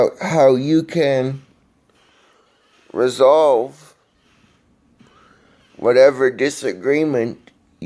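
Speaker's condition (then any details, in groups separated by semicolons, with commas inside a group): Cerebral palsy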